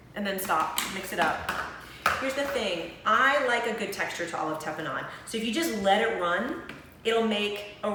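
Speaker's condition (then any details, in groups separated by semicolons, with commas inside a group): No condition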